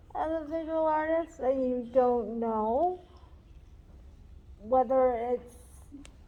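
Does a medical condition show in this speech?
Yes: cerebral palsy; talks differently than others.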